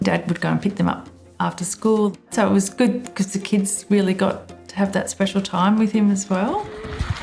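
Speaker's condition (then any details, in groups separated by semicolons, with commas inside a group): No condition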